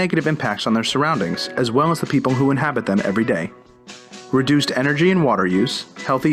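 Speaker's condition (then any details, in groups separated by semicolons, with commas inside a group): No condition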